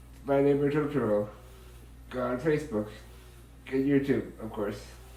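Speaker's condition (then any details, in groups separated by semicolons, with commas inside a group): Muscular dystrophy, Duchenne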